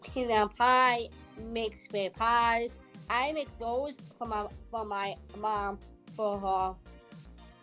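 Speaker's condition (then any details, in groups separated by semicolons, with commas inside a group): Down syndrome; present from birth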